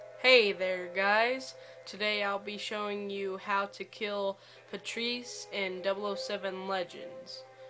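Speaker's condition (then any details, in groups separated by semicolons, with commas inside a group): No condition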